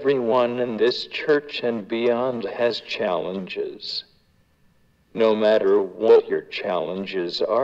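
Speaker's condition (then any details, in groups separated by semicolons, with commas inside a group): Cerebral palsy; diagnosed at eight months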